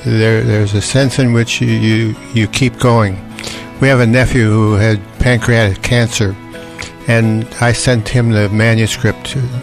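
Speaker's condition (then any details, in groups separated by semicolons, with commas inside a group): Parkinson's disease and stroke; slight stroke on top of Parkinson's, not hospitalized, left leg affected, 30 pounds lost; could not talk after stroke, ate little, eating a chore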